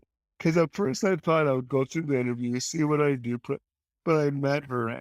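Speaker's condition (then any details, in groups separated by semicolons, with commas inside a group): Cerebral palsy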